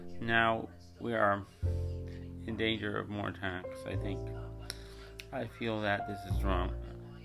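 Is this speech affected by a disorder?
Yes: cerebral palsy; multiple childhood bone surgeries in the 70s, pre-op sedatives, codeine shots after surgery.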